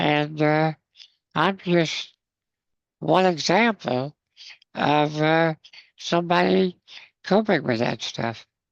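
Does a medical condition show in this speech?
Yes: spinal muscular atrophy; congenital, progressive weakness, never walked, wheelchair.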